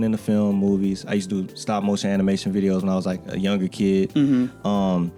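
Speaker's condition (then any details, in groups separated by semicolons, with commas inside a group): No condition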